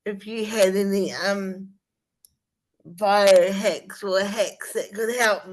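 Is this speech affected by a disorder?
Yes: spastic cerebral palsy.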